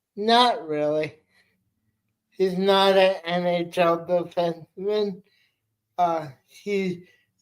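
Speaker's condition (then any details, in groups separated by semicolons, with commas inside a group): Cerebral palsy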